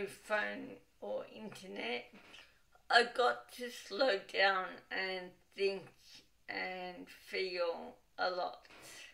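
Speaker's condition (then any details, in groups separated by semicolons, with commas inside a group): Cerebral palsy, dystonic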